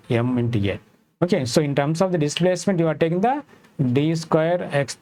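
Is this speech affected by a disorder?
No.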